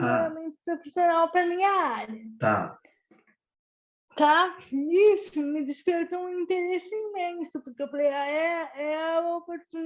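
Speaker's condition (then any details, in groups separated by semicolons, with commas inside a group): Cerebral palsy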